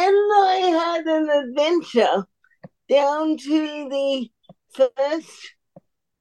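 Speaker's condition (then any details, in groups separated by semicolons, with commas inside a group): Cerebral palsy; cerebral palsy greatly affecting hand function and muscle control, uses wheelchair, needs some help stabilizing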